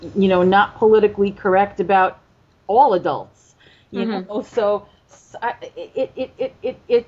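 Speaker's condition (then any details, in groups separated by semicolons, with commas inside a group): Stuttering; covert stuttering, hidden for many years, hiding less successful than believed; stuttering self-help since NSA conference 2006 covert stuttering workshop, stutters openly in media interviews; formerly avoided speaking situations, speechless at first self-help group meeting, said name and stutter by fourth or fifth; repeated sounds, prolonged sounds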